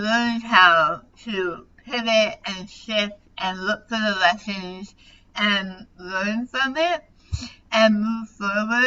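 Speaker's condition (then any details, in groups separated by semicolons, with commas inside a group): Tongue cancer surgery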